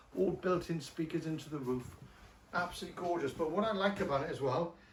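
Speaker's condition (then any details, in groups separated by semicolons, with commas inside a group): No condition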